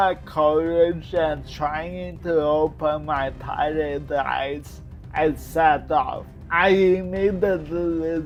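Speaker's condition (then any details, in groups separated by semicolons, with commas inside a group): Cerebral palsy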